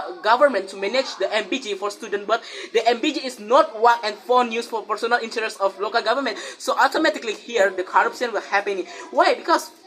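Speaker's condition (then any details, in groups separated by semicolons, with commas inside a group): No condition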